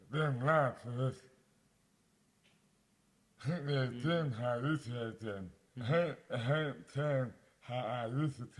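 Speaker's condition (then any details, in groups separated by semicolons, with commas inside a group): Dystonia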